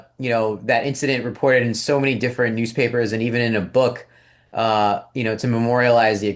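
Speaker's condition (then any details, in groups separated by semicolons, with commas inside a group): No condition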